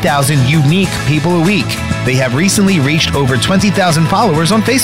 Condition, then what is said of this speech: None; typical speech.